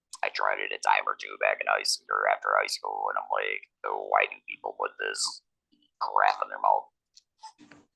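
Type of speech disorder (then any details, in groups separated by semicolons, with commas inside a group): Electrolarynx speech; laryngectomy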